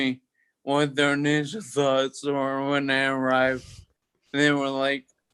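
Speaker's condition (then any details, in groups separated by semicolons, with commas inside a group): Toxic leukoencephalopathy, locked-in syndrome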